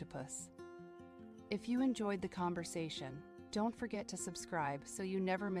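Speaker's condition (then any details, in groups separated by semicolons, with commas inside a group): No condition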